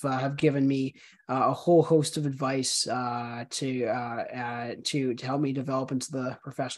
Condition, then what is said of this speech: Stuttering. So for me, I have a heavy stutter in my voice.